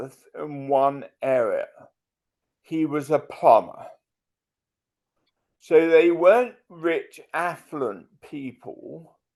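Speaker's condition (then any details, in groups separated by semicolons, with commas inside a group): Multiple sclerosis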